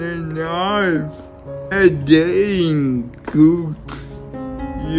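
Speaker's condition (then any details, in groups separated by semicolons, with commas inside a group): Cerebral palsy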